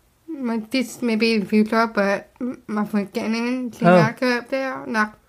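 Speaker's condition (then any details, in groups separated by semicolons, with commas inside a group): Down syndrome; present from birth, diagnosed shortly after birth; speech therapy when young, speech therapist Miss Leah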